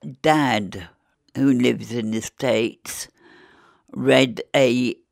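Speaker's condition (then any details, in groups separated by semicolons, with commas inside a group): Williams syndrome; present since birth, not hereditary, missing genetic material, diagnosed at nearly 50 after Philadelphia conference article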